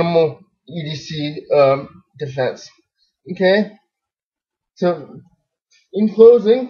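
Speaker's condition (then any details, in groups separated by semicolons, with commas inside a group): Spastic diplegia cerebral palsy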